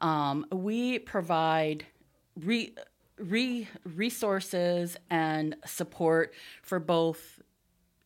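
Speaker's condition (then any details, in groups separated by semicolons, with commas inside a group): Stuttering; adult woman who stutters, grew up with stuttering; takes a few moments longer to get words out; repeated sounds, prolonged sounds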